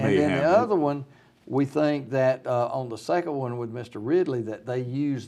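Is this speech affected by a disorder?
No.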